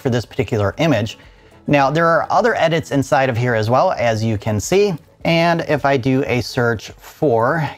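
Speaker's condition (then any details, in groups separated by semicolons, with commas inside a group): No condition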